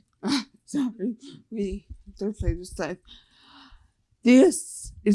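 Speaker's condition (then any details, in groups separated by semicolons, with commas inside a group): Facial paralysis (nf2-swn)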